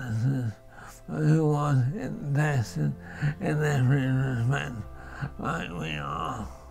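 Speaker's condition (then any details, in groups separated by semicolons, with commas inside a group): Primary lateral sclerosis (MND), PLS; rarest motor neuron disease form, very slow progressing; symptoms began 14 years ago; voice affected early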